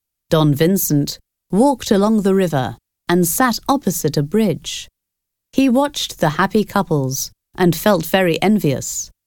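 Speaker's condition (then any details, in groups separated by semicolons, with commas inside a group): No condition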